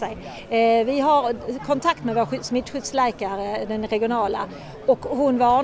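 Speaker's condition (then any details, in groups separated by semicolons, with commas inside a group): No condition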